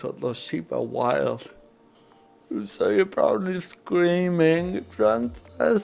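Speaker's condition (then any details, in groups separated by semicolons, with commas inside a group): Cerebral palsy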